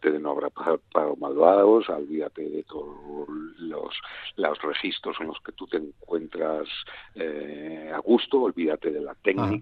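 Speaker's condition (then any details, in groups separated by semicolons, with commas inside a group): No condition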